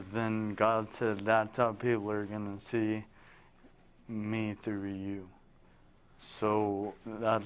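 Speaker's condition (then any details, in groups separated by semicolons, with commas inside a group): Traumatic brain injury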